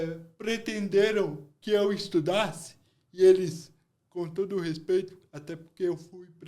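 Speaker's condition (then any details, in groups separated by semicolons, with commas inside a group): Cerebral palsy; low brain oxygen at birth, delayed delivery; over 40 years since onset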